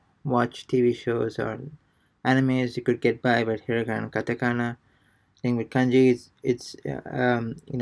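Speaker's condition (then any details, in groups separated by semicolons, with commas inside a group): No condition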